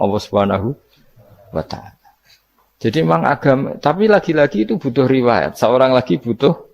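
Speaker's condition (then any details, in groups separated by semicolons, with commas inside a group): No condition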